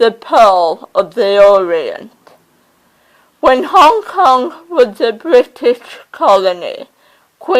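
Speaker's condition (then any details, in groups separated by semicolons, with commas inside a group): Cerebral palsy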